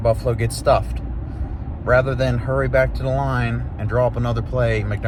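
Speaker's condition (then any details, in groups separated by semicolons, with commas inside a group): No condition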